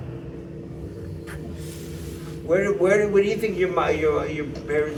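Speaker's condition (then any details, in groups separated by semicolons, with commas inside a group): Cerebral palsy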